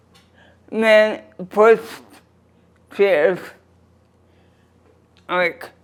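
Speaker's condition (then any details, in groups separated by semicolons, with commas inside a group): Cerebral palsy; present from birth, affects hands and whole arms; 46 years, lifelong; speech hard to understand, comprehension unaffected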